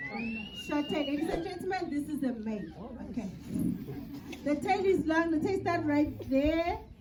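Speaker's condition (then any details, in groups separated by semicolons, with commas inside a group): No condition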